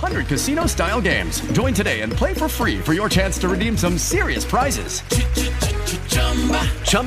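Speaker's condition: No condition

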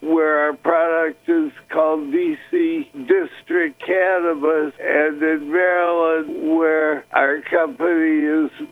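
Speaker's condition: Parkinson's disease; reduced neurotransmitters, possibly genetic and Akron Ohio tire factory water pollution; uses cannabis products with THC and CBD since diagnosis, after Dr. Meshulam's work in Israel; slow or halting, sounds as before to own ear on playback

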